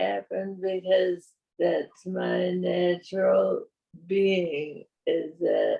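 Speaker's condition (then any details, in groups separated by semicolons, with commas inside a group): Parkinson's; voice weaker than before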